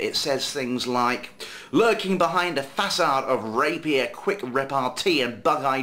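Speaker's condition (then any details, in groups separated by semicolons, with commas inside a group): No condition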